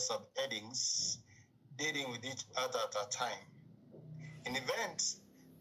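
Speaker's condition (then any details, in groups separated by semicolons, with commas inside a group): No condition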